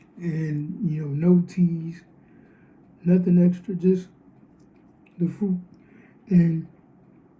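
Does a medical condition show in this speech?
Yes: cerebral palsy.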